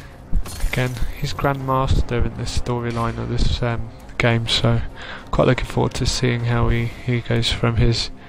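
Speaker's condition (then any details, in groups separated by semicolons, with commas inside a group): No condition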